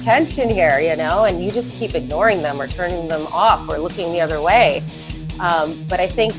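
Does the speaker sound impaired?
No.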